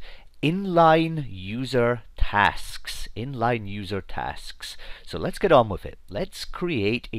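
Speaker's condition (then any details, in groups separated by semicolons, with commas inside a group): No condition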